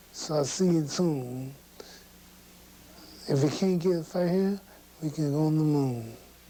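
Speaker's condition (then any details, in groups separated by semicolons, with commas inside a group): Parkinson's syndrome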